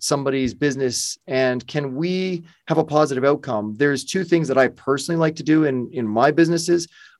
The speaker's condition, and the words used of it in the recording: None; typical speech.